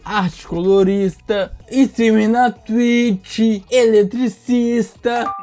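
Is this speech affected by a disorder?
Yes: cerebral palsy.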